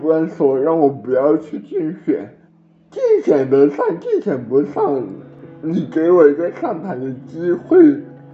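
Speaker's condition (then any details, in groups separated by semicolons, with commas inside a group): Cerebral palsy; learned to walk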